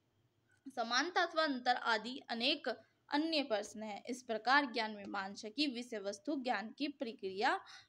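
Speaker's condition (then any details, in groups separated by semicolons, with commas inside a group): No condition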